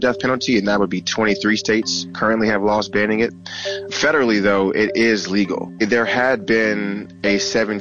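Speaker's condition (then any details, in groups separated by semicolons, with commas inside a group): No condition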